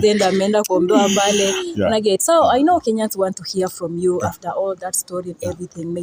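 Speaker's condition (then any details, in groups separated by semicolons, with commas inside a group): No condition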